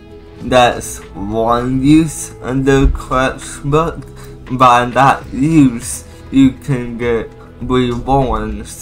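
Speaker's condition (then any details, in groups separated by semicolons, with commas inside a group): Cerebral palsy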